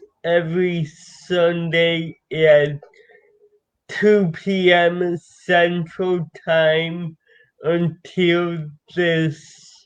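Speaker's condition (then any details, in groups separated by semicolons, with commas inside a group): Cerebral palsy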